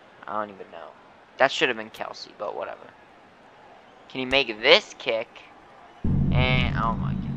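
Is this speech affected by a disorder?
No.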